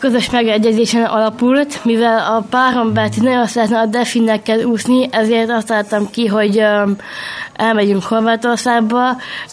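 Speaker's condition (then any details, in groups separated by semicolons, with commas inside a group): Down syndrome; congenital, extra chromosome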